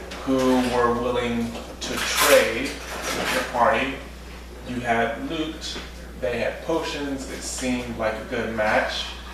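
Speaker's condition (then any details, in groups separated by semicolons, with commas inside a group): No condition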